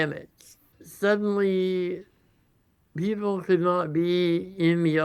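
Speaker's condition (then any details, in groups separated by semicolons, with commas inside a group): Congenital muscular dystrophy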